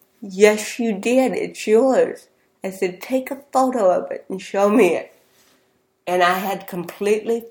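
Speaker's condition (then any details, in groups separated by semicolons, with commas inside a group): Cerebral palsy; speech therapy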